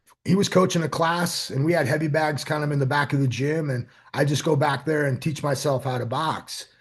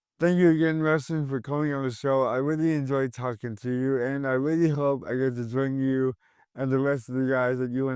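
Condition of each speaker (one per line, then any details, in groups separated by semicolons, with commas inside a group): No condition
Cerebral palsy; caused by stroke at birth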